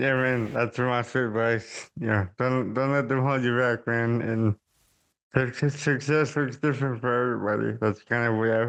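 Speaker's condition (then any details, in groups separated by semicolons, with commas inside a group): Cerebral palsy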